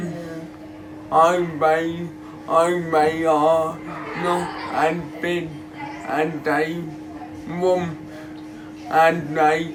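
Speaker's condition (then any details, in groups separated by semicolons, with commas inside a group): Cerebral palsy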